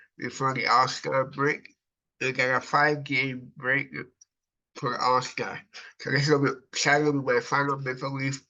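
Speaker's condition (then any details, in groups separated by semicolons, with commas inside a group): Cerebral palsy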